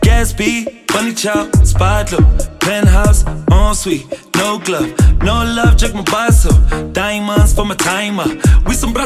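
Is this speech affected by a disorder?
No.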